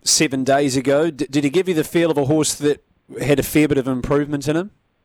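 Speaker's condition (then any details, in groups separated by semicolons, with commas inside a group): No condition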